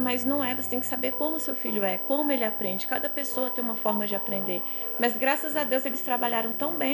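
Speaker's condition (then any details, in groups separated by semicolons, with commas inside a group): No condition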